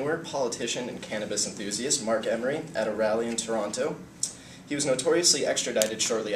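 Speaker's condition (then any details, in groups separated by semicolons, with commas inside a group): No condition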